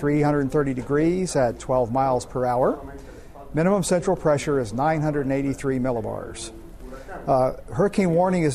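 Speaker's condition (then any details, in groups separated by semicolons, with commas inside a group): No condition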